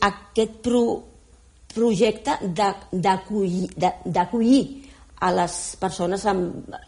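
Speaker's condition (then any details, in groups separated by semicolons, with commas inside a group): Stuttering; lifelong stuttering since childhood, family history through sister's son and cousins, age 59; somewhat nervous, speech exposed in radio interview; persistent stuttering, not overcome, expects to have it always; repeated sounds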